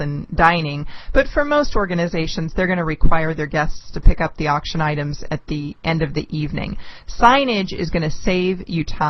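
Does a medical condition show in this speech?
No.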